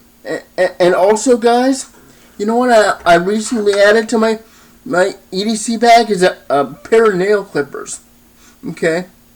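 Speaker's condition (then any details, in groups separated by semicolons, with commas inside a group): Cerebral palsy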